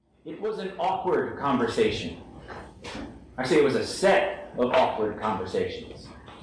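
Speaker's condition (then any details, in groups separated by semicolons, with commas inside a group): No condition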